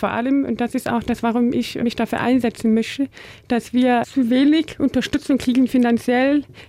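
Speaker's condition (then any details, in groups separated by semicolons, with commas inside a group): Deafness; nothing under 120 without aids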